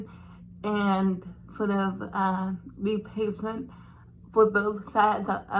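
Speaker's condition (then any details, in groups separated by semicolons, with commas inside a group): Cerebral palsy; since birth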